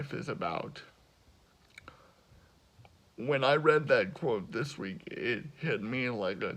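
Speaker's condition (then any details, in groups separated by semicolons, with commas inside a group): Cerebral palsy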